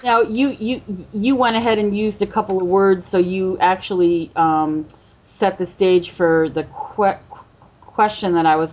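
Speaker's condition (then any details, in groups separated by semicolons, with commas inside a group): Stuttering; covert stuttering, hidden for many years, hiding less successful than believed; stuttering self-help since NSA conference 2006 covert stuttering workshop, stutters openly in media interviews; formerly avoided speaking situations, speechless at first self-help group meeting, said name and stutter by fourth or fifth; repeated sounds, repeated words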